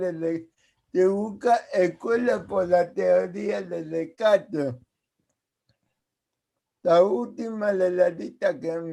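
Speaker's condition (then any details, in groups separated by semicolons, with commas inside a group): Cerebral palsy; speaks as if with potato in mouth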